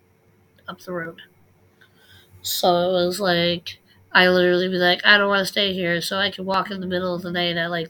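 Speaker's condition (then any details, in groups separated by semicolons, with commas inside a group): Cleft lip and palate; childhood speech impediment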